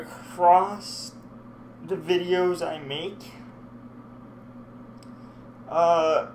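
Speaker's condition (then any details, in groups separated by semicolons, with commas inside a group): Cerebral palsy; speech sometimes affected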